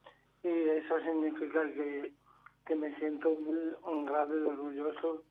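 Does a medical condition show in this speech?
Yes: amyotrophic lateral sclerosis; amyotrophic lateral sclerosis diagnosed about 2 years ago, progressive, neurodegenerative, no treatment, took part in trial; walks well, gradually feeling more impaired.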